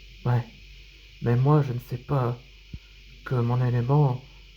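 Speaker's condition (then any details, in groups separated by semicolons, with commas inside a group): No condition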